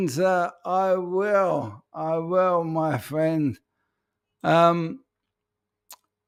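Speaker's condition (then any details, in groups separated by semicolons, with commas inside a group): ALS; voice may sound peculiar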